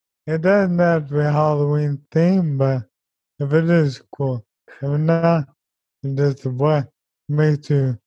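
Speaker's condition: ALS; diagnosed age 29

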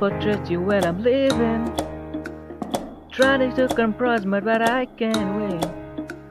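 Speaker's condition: No condition

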